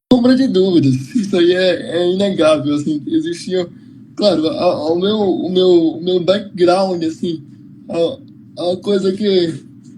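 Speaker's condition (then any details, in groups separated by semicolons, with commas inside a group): Cerebral palsy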